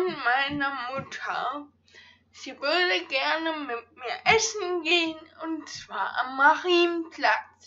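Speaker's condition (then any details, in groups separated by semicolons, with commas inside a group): Ataxia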